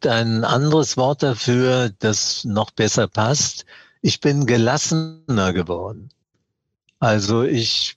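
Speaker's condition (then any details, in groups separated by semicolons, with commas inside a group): Parkinson's disease; diagnosed 2016 around age 75, years of tremor before, family doctor blamed stage fright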